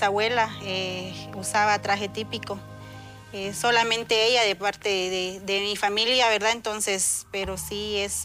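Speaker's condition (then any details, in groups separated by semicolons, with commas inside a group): No condition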